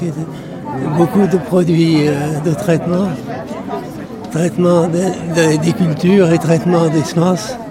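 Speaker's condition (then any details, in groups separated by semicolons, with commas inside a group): Parkinson's disease; age 73, attributed to occupational pesticide exposure at agricultural cooperative via skin and inhaled gases, recognized occupational disease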